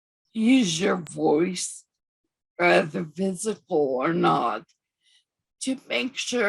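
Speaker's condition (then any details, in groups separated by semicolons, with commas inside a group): Severe anoxic brain injury; severe, wheelchair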